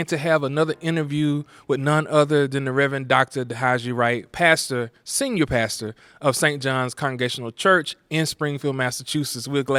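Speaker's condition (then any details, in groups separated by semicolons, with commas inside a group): No condition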